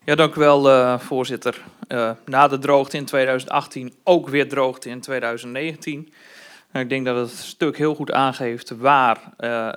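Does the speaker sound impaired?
No.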